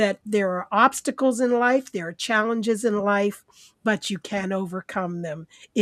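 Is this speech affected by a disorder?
No.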